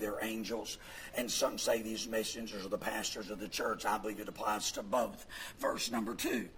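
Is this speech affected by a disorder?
Yes: vocal fold paralysis, bilateral; speaks with false vocal folds; false-fold voicing on camera exam.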